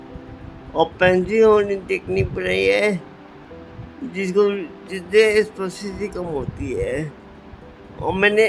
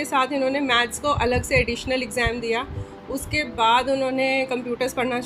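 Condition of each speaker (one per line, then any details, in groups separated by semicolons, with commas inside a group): Cerebral palsy; from birth, spasticity, muscle tightness
No condition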